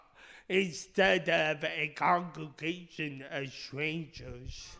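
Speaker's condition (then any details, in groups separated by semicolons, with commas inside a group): Speech impediment; initially misdiagnosed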